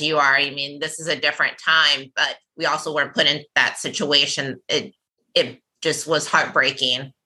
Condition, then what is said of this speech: None; typical speech.